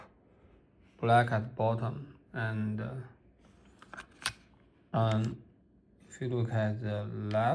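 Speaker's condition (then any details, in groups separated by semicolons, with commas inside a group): No condition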